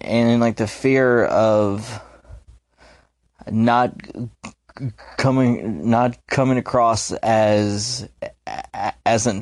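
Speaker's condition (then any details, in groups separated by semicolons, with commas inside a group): Stutter, acquired after brain injury; acquired stutter from brain contusion around age 12, temporary epilepsy resolved, contusion not fully healed; about 18 years since onset, age 30, stutters daily, spinal stenosis, degenerative disc disease; slow to speak; prolonged sounds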